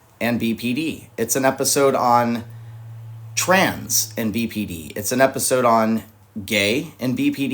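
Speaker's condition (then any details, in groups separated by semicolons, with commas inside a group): No condition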